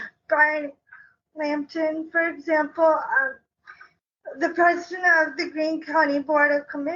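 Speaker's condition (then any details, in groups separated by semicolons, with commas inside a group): Cerebral palsy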